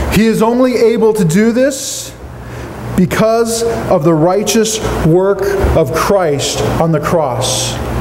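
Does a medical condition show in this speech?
No.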